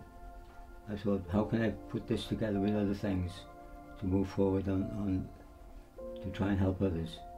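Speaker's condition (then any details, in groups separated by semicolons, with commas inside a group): Parkinson's disease; lost speech, improved through practice and singing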